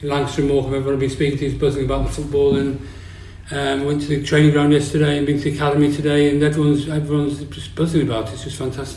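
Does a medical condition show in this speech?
Yes: Parkinson's disease; degenerative neurological condition, brain lacks dopamine, symptoms about three years before diagnosis, no cure; quieter, mumbles a lot, new since onset.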